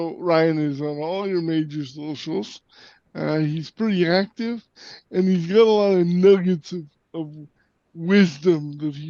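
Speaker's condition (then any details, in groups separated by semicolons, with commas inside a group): Cerebral palsy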